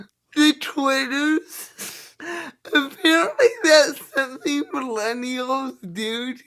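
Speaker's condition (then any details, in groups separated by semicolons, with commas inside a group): Cerebral palsy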